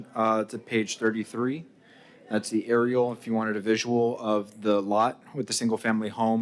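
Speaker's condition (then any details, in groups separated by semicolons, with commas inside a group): No condition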